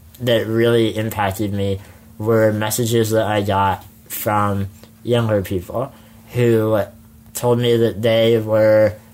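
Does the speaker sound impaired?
Yes: spinal muscular atrophy; jaw tires with prolonged speaking.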